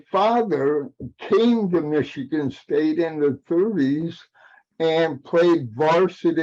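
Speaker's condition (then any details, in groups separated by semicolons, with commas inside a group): Cerebral palsy; aging adult, past 40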